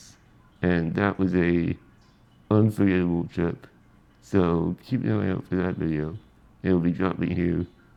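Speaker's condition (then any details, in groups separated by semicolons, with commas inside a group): Spinal muscular atrophy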